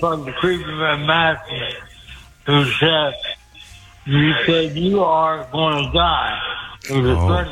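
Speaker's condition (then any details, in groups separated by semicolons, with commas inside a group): Speech impediment; deaf in left ear; calling on speakerphone from echoey laundry room, because of left ear deafness; hard to understand, worse over speakerphone with echo and delayed show behind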